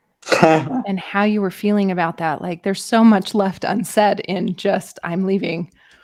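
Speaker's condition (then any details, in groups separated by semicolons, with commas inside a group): No condition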